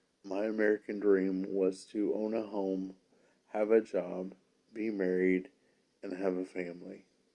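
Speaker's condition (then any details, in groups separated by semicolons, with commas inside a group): Cerebral palsy; from birth; lives independently, drives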